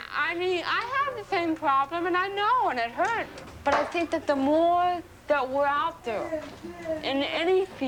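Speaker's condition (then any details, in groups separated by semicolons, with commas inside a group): Cerebral palsy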